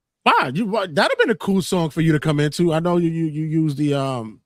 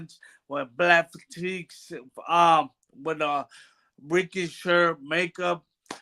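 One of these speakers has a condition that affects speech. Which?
The second: brain bruising; speech bad.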